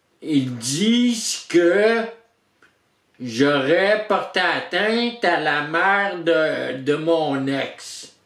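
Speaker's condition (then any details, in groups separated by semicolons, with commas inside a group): Traumatic brain injury; surgery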